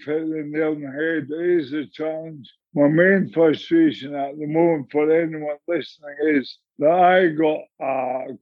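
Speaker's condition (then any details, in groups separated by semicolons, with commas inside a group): Motor neurone disease; about 4.5 years in, arm weakness, cannot brace with arms when falling; recovering from recent fall, large gash on side of head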